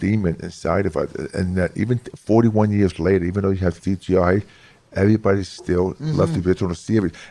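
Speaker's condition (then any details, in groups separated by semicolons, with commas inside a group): Hearing loss; severe childhood speech impediment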